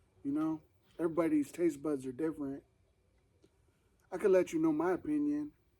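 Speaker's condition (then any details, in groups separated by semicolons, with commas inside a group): No condition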